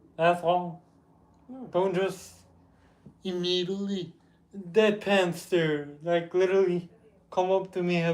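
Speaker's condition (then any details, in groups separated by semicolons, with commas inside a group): Cerebral palsy; with developmental delay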